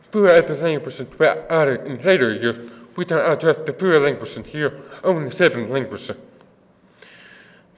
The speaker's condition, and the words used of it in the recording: Deafness. If you don't understand something I said, please let me know.